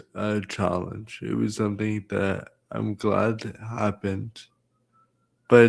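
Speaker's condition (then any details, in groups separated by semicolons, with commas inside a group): Cerebral palsy; present from birth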